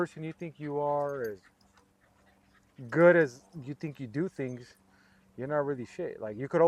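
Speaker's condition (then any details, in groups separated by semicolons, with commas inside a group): No condition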